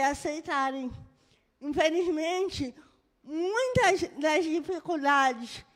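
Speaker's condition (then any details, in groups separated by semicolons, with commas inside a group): Cerebral palsy; birth brain injury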